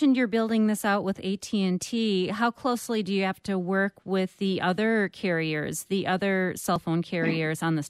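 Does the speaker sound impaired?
No.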